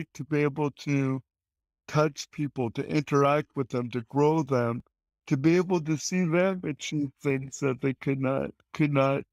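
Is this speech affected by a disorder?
Yes: cerebral palsy.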